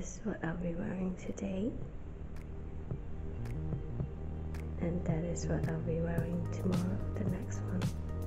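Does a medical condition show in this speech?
No.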